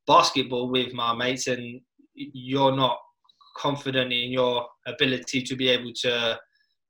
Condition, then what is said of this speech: Stuttering. Speech is not brilliant all the time.